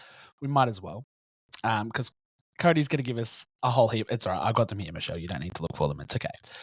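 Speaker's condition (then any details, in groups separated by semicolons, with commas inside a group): No condition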